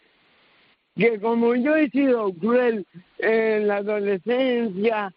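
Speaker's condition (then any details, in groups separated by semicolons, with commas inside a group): Cerebral palsy; cerebral palsy from birth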